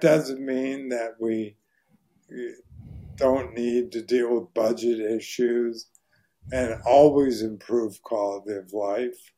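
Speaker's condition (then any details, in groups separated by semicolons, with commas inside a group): ALS; voice very hoarse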